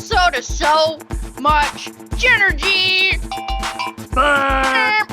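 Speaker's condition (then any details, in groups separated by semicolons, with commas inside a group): No condition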